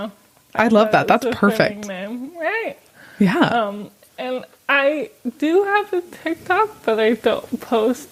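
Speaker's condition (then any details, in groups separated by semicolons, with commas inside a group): ALS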